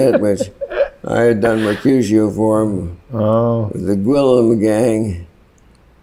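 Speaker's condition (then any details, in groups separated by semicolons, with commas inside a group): Parkinson's; worsening, often debilitating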